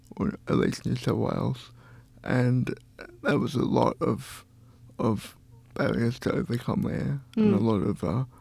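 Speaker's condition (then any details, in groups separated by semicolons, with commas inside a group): Cerebral palsy; cerebral palsy from birth, born two months premature, died twice at birth, lifelong wheelchair user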